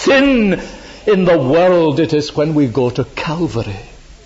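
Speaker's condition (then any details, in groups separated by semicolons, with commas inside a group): No condition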